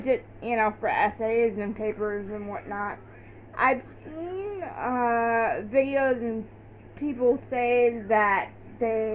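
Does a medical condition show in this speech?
Yes: cerebral palsy.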